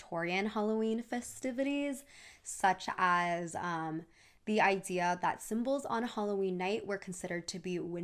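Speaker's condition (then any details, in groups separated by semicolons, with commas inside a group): No condition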